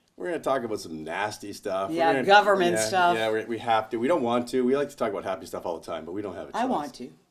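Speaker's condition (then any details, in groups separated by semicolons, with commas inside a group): No condition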